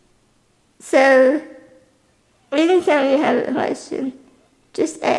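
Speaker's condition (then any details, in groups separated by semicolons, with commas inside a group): Spinal muscular atrophy type 2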